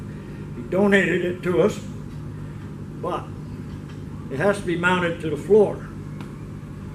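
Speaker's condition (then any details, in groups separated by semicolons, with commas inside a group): No condition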